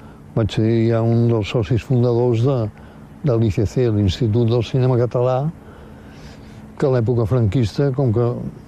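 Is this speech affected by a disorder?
Yes: Parkinson's; progressive, gradually worsening over time; mild.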